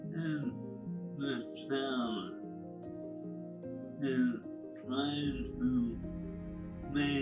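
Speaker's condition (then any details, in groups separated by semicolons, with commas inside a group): ALS; progressive, ongoing losses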